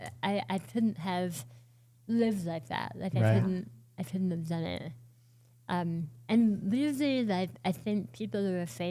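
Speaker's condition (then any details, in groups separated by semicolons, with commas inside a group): Oral cancer, partial glossectomy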